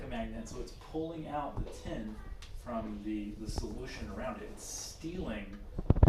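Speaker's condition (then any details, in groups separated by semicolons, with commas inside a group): No condition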